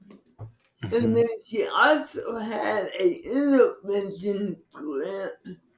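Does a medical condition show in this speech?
Yes: cerebral palsy; from birth.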